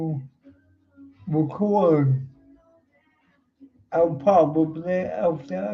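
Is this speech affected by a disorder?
Yes: cerebral palsy; uses wheelchair.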